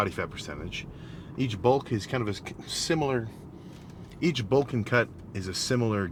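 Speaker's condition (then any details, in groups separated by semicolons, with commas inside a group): No condition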